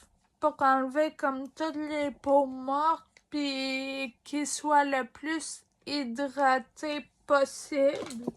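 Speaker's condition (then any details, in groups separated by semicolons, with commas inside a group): Ataxia; degenerative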